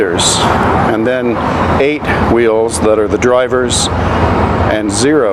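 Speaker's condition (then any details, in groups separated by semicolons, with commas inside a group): No condition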